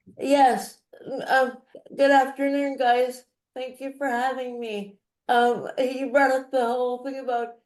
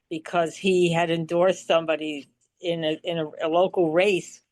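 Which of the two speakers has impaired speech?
The first: cerebral palsy; wheelchair user.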